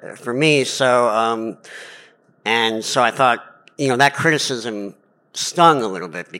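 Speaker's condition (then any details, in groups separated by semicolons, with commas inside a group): Cleft palate; lifelong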